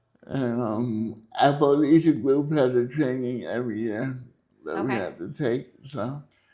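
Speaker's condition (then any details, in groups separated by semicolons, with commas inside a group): Cerebral palsy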